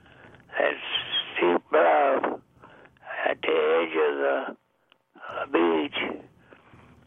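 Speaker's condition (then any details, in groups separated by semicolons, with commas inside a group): Deafness; also blind, age 99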